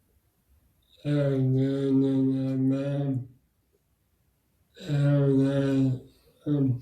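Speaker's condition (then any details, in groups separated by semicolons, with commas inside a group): Bulbar and upper limb MND; bulbar and upper limb onset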